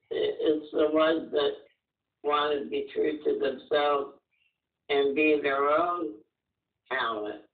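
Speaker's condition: Muscular dystrophy; physical disability

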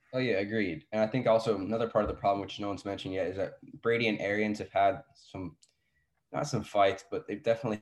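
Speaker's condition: No condition

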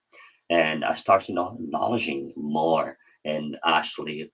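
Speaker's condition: Cleft palate; cleft palate since childhood, speech practiced for many hours at home over years; rehearses every word many times before speaking; hard to speak growing up, could not say every word even in high school, mocked for speech

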